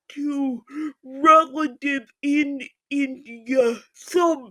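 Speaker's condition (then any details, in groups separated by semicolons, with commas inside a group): Physical speech impairment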